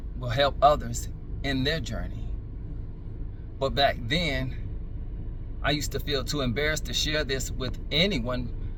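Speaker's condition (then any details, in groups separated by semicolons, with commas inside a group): No condition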